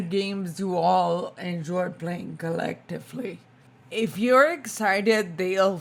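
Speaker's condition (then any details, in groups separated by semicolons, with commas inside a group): Spinocerebellar ataxia type 2, SCA2; tongue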